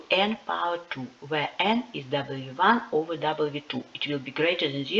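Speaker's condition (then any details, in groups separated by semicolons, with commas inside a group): No condition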